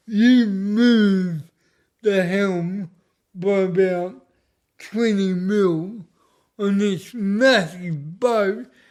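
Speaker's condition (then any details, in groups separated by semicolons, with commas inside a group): Cerebral palsy; speech noticeably affected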